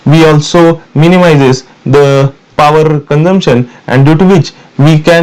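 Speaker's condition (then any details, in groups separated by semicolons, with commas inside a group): No condition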